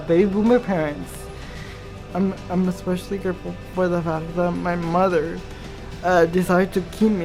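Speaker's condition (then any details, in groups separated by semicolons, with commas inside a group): Cerebral palsy; slight slur, speech therapy in childhood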